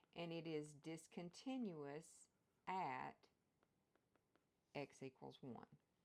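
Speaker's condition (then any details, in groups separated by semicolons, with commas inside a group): No condition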